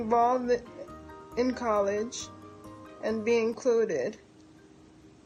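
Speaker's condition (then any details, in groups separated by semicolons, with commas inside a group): Cerebral palsy; cerebral palsy, uses wheelchair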